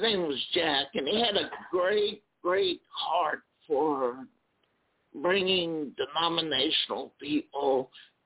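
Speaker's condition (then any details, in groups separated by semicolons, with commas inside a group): Spasmodic dysphonia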